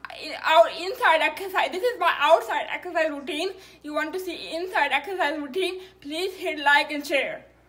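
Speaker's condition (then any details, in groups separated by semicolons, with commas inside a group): Cerebral palsy; daily home physical therapy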